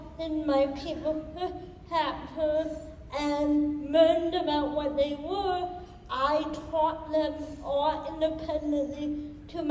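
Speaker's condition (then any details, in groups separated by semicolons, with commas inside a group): Cerebral palsy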